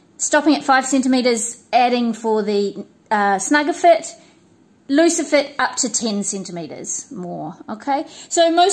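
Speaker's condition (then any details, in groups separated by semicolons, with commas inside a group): No condition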